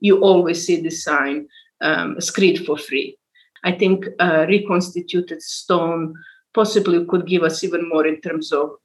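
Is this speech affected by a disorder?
No.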